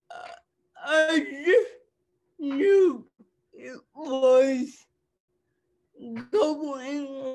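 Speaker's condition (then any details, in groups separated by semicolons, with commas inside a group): Cerebral palsy; cerebral palsy since childhood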